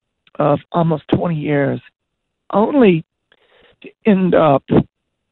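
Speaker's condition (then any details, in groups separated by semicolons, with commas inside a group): Voice disorder; progressive voice disorder, debilitating disease diagnosed, first voice loss 1995 at youth pastors conference, worsened from 2002; 1995 voice dropped out, couldn't sing or talk, later lost range, control and power, raspy, broken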